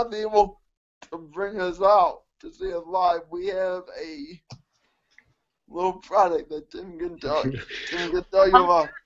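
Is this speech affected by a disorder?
Yes: cerebral palsy; mixed quadriplegia.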